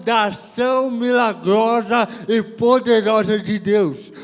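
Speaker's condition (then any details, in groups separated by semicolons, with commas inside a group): Cerebral palsy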